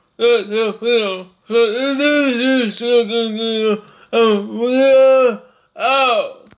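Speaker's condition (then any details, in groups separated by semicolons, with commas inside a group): Cerebral palsy; speech disability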